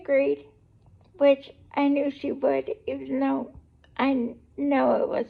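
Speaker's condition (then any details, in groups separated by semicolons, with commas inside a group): Cerebral palsy; able to talk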